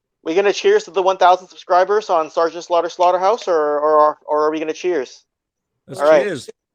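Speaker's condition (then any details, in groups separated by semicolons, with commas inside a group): No condition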